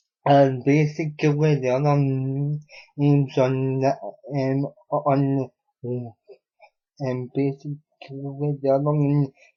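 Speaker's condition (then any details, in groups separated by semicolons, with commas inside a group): Cerebral palsy; unable to walk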